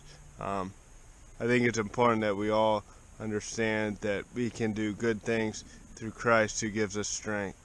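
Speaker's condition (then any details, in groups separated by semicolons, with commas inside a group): Cerebral palsy, spastic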